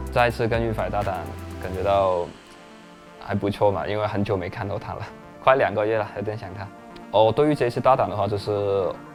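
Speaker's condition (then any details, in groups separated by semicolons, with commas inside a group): No condition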